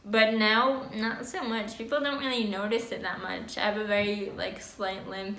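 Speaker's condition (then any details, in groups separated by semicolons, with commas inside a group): Cerebral palsy, mild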